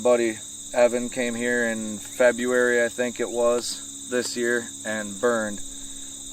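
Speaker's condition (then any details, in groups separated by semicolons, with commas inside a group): No condition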